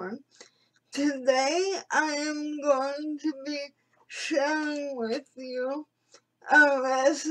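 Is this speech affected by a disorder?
Yes: cerebral palsy.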